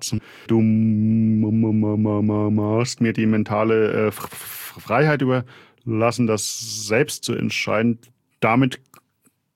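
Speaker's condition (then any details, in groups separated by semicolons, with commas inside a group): Stuttering; past Kasseler Stottertherapie with fluency shaping approach; stutter slightly noticeable at start, becoming more audible later in episode; repeated sounds, prolonged sounds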